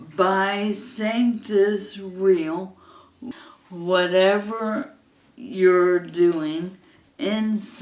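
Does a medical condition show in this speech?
Yes: ALS; hand onset.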